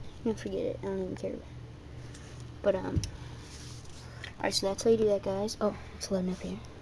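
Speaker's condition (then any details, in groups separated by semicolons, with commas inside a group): No condition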